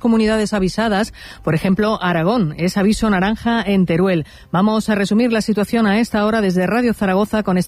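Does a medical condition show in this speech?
No.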